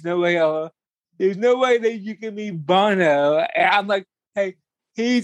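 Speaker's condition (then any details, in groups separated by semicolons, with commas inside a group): Cerebral palsy; cerebral palsy since childhood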